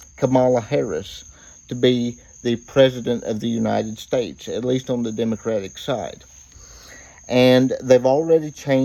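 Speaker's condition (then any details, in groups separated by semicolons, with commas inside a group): Cerebral palsy; uses wheelchair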